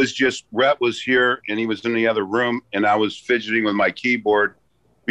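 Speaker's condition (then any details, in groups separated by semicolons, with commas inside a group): No condition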